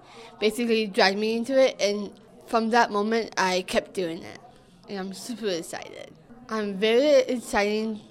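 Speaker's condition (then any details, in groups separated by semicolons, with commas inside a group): Down syndrome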